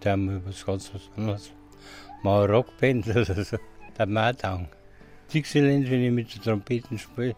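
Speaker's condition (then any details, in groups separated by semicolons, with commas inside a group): Parkinson's disease, rigor-dominant; muscle rigor not tremor, onset mid-1990s, diagnosed at 50 by Munich specialist, 2009 deep brain stimulation; speaks normally but slower, earlier could not hold tone or voice, saw speech therapist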